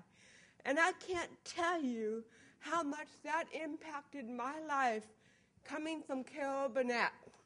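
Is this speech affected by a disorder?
Yes: cerebral palsy; atypical speech and movements since childhood.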